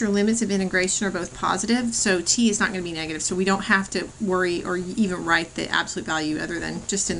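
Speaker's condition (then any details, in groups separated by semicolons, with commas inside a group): No condition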